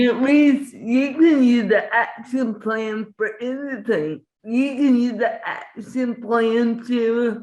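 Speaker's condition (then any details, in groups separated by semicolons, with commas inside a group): Cerebral palsy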